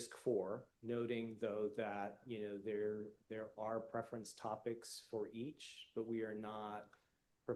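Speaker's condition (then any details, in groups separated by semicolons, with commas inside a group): No condition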